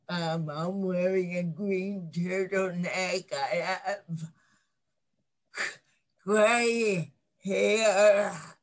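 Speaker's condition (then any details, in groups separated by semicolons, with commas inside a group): Cerebral palsy; lifelong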